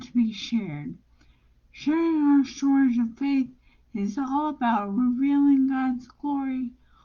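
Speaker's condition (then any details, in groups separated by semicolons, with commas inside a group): Brain injury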